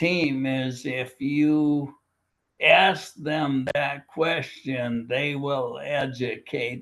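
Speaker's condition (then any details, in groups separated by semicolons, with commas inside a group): Primary lateral sclerosis, bulbar onset; upper motor neuron bulbar type, first diagnosed as ALS; still fairly independent; oral onset, slurred speech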